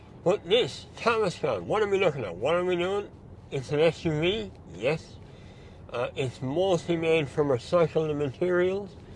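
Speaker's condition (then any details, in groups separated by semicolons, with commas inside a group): Mouth cancer surgery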